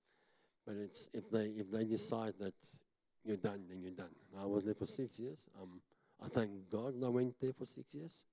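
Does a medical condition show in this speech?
Yes: cleft palate; congenital, numerous operations, upper jaw broken and pulled apart, tongue grown into palate, 1990s; talks funny, self-described.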